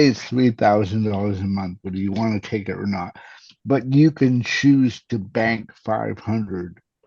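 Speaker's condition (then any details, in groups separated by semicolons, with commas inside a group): Cerebral palsy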